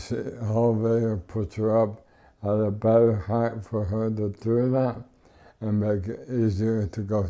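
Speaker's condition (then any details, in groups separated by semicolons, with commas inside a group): ALS; no tracheostomy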